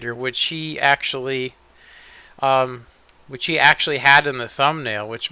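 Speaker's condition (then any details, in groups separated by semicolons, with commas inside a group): No condition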